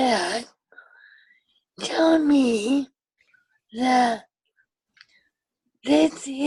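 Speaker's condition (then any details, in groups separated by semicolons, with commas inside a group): Cerebral palsy with ataxia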